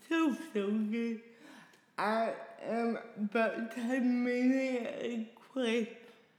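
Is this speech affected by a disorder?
Yes: cerebral palsy; hears own speech differently from listeners.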